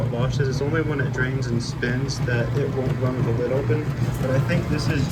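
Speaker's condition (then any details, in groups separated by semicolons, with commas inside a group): No condition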